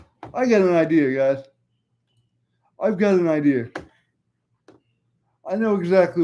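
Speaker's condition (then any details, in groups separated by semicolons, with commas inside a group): Cerebral palsy; voice tone sometimes odd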